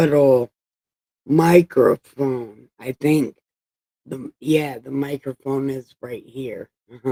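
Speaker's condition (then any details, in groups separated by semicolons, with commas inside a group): Brain injury; about 10 years after injury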